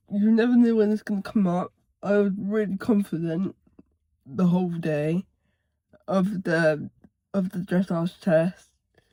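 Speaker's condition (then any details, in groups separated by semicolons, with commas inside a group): Cerebral palsy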